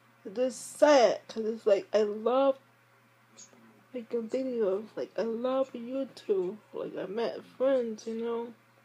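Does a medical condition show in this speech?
Yes: speech impairment.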